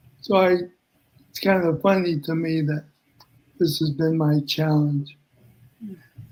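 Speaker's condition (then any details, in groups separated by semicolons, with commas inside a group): ALS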